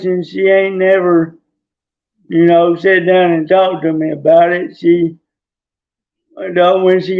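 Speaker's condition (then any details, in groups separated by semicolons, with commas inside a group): Traumatic brain injury; car wreck, affects walking, relearned everything through therapy; injured at age 7; possibly affected, some delay getting words out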